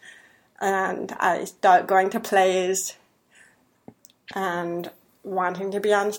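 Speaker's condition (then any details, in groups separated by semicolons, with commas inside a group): Deafness; hears men's voices better than women's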